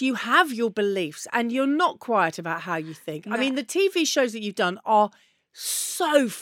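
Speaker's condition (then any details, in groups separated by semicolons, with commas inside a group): No condition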